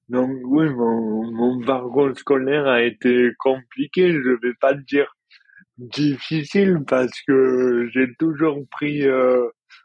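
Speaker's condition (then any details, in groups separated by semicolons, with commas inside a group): Dystonia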